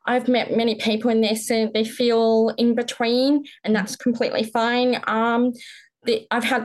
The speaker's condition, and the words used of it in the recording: Deafness. And many people assumed I have a British accent before they think, oh, she may be deaf, which is interesting